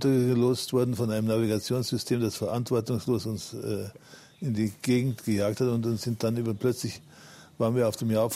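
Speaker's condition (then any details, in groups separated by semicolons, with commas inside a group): Parkinson's disease; now walks with crutches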